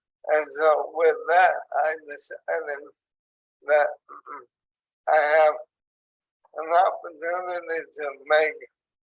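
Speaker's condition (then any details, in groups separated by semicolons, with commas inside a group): ALS; onset in hands and arms, tracheostomy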